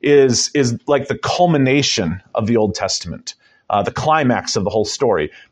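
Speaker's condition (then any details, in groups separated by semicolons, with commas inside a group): No condition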